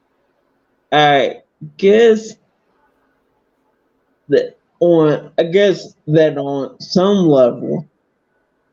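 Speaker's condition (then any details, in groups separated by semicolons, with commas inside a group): Multiple sclerosis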